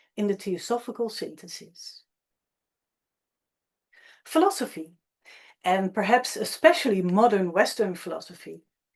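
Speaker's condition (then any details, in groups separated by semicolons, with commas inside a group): No condition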